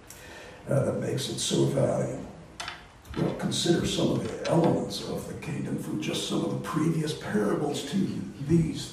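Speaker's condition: Voice disorder; not contagious

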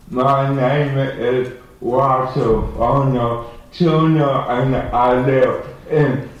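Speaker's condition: Cerebral palsy

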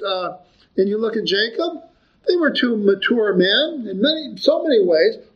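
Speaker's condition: No condition

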